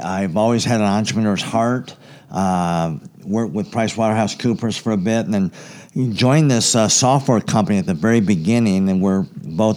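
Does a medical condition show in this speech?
Yes: cleft palate; congenital, very severe, not expected to live beyond a week, mouth and whole face not together; quiet as a child, stuttered when nervous.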